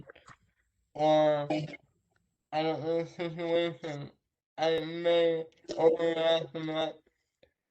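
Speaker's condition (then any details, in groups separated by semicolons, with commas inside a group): Traumatic brain injury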